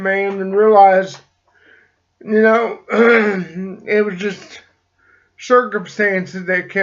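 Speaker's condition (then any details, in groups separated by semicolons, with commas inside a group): Cerebral palsy; slight speech impediment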